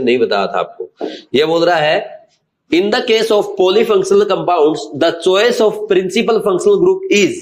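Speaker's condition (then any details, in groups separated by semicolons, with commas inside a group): No condition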